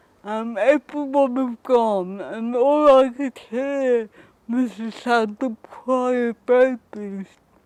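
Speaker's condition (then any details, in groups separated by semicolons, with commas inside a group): Cerebral palsy; speech needs patient listeners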